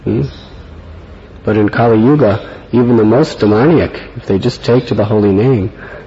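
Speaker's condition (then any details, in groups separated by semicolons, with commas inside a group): No condition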